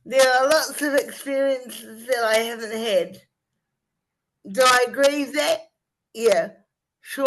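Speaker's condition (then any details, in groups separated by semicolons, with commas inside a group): Cerebral palsy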